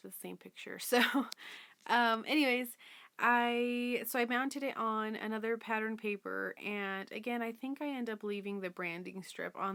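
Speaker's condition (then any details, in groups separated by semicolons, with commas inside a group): No condition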